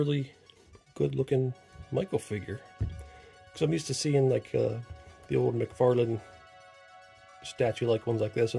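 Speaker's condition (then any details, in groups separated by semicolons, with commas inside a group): No condition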